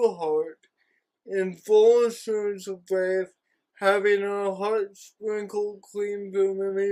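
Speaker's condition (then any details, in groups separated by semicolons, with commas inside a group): Cerebral palsy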